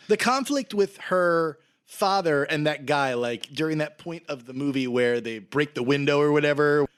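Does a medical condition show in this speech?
No.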